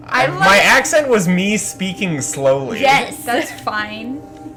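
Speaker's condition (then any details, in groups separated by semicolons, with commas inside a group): No condition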